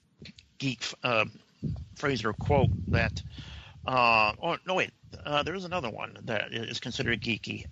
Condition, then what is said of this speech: Stuttering. And as scared to death as I am of being in front of crowds and I stutter and everything else, I would just love to see people, you know, there going, hey, we love your book, and just talking over one scene or another, including maybe something I thought was some obscure scene that everyone missed, because that's actually happened with a couple of people.